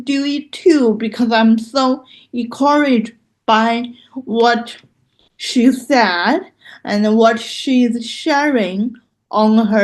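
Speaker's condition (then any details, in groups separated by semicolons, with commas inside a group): Cerebral palsy; loss of muscle control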